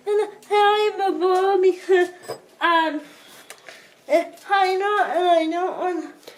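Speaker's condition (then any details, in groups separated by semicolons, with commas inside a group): Cerebral palsy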